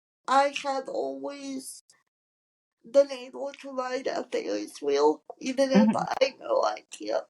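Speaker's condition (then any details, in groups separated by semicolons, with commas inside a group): Cerebral palsy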